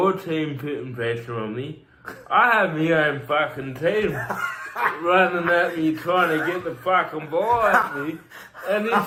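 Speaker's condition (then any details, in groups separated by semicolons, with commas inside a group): Cerebral palsy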